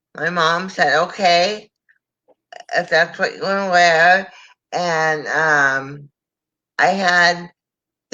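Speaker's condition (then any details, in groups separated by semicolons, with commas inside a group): Cerebral palsy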